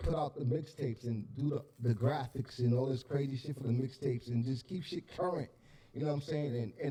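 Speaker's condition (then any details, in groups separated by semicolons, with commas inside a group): No condition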